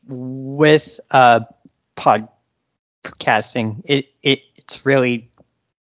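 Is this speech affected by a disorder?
Yes: stuttering; stutters on a daily basis; stutters audibly during interview, stutters left in recording; here repeated words, blocks.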